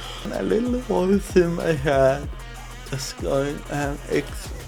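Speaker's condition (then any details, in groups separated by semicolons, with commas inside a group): Cerebral palsy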